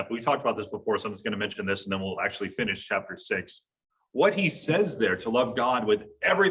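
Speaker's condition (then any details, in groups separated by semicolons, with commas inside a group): No condition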